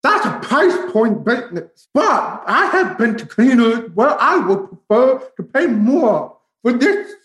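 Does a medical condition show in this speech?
Yes: profound deafness, bilateral, from spinal meningitis; slight residual hearing when loud.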